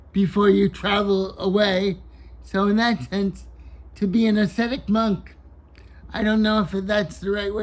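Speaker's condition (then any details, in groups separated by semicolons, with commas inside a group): Cerebral palsy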